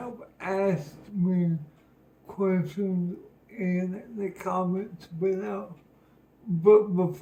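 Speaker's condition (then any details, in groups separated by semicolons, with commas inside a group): Cerebral palsy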